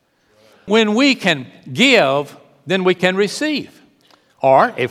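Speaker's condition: No condition

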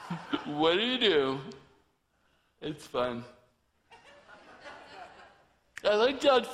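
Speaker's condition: Torsion dystonia; mild fibular cerebral palsy from birth, rare torsion dystonia

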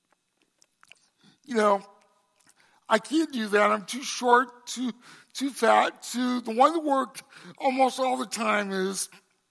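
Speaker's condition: Cerebral palsy; congenital

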